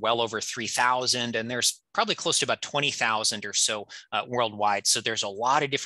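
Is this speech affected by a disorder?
No.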